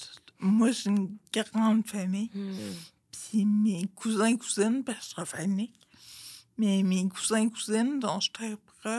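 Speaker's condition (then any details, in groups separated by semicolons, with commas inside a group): Friedreich's ataxia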